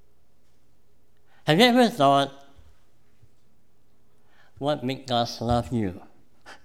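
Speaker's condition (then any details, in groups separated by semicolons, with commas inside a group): Cleft palate; congenital cleft palate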